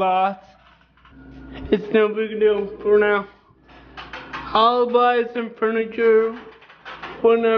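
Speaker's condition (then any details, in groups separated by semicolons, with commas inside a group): Cerebral palsy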